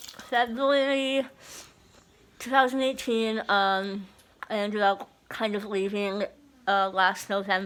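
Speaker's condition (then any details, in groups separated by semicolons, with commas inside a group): Moebius syndrome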